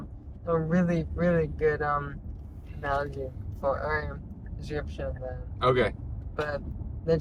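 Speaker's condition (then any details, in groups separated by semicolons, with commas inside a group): Traumatic brain injury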